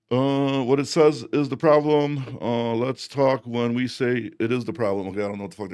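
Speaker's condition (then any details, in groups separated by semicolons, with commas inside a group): No condition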